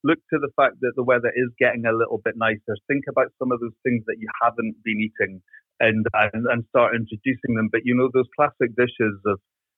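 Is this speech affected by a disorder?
No.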